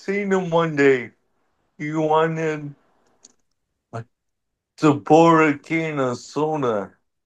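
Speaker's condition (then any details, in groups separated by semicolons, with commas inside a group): Cerebral palsy; wheelchair over the years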